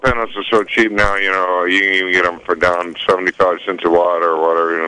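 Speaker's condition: No condition

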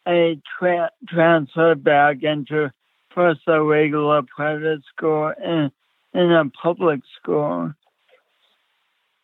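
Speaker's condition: Speech impediment; since childhood

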